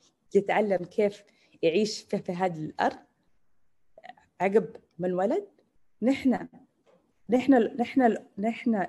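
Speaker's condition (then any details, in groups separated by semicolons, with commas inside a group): Stuttering; stutter since childhood; repeated words, prolonged sounds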